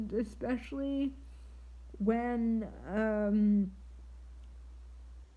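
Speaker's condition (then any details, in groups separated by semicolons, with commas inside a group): Triplegic cerebral palsy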